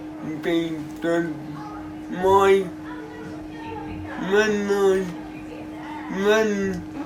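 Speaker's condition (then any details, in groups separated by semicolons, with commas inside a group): Cerebral palsy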